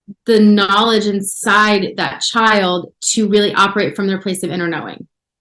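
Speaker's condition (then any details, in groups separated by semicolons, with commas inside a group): No condition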